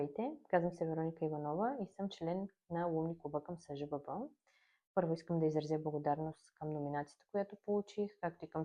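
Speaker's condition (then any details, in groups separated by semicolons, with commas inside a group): No condition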